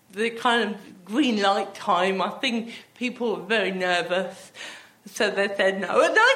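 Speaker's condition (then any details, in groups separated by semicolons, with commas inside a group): Athetoid cerebral palsy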